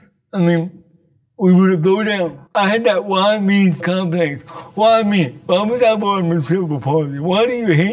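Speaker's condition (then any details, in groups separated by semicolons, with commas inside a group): Cerebral palsy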